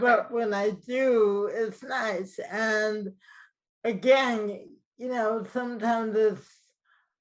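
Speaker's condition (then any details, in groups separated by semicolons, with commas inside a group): Cerebral palsy, mild; mildly affected speech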